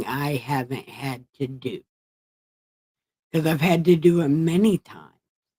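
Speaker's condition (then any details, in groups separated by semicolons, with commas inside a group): Brain injury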